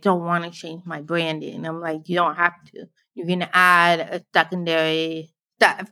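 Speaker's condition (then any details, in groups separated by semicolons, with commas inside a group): Deafblind, born deaf; narrowed visual field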